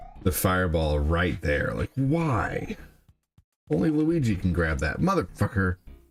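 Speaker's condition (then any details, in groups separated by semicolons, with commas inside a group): No condition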